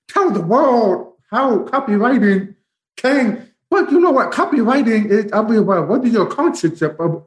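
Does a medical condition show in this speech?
Yes: profound deafness, bilateral, from spinal meningitis; both ears, onset about 18 months old, spinal meningitis destroyed auditory nerve; big headphones, slight residual hearing when loud, closed captioning, cannot hear words spoken.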